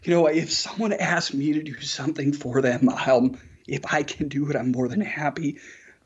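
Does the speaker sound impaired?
Yes: spasmodic dysphonia; voice changes began about 10 years ago, progressively worse over following year, many doctors missed diagnosis; slightly better over 10 years, can manipulate certain words and vocal cords to produce sound; vocal cords break open when speaking, breathy on certain syllables, can still communicate and be heard.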